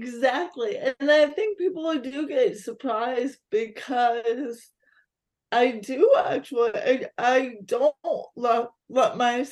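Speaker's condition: Cerebral palsy; physical disability

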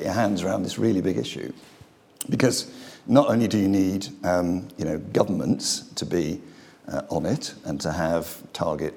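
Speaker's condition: No condition

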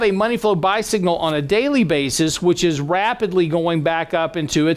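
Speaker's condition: No condition

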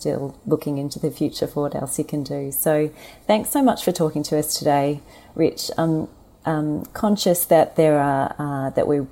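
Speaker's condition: No condition

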